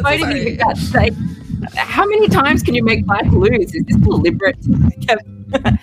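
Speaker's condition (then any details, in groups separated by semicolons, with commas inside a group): No condition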